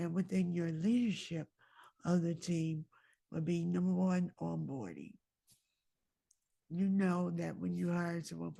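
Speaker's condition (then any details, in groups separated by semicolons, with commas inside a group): Myasthenia gravis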